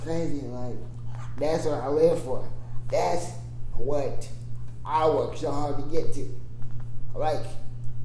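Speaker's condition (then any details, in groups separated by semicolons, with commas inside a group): Cerebral palsy; congenital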